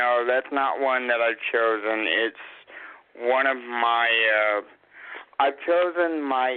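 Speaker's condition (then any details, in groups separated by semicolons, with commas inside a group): Cerebral palsy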